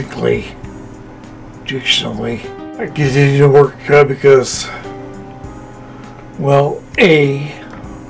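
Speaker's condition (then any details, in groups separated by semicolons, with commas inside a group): Machado-Joseph disease (cerebellar ataxia); says can't talk, night coughing and breathing struggle, later unintelligible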